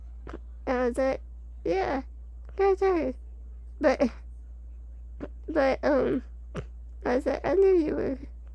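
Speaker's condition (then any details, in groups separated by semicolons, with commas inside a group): Spinal muscular atrophy type 2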